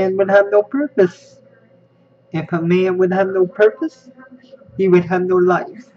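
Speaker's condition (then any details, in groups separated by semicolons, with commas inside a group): Spastic cerebral palsy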